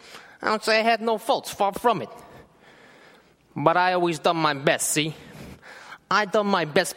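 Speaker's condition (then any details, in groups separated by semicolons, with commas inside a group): No condition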